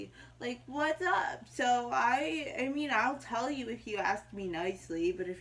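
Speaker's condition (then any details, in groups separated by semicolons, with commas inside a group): Mild cerebral palsy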